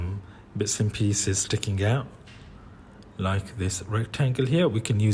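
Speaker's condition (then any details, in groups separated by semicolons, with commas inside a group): No condition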